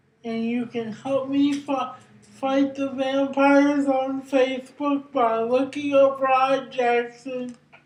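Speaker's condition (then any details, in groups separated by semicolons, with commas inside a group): Cerebral palsy; brain injury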